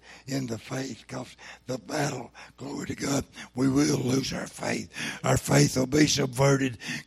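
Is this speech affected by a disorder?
Yes: throat cancer, lost vocal cord; tumor grew from just over one to two inches in about two months.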